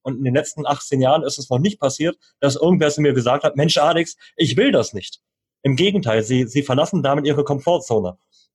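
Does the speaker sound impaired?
Yes: cleft lip and palate; congenital cleft lip, jaw and palate, Bundeswehr cited inability to eat army food; learned to speak through speech therapy until age nine.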